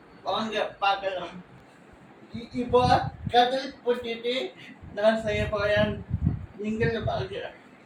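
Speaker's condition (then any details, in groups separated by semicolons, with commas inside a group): Cerebral palsy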